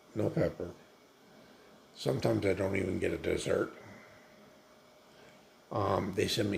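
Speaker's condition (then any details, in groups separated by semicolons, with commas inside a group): Multiple sclerosis; affects legs; dry mouth, dry food hard to swallow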